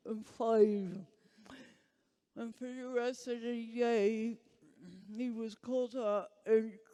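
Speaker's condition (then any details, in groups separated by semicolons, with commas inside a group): Huntington's disease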